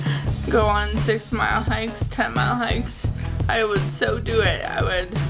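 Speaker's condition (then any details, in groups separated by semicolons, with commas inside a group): Cerebral palsy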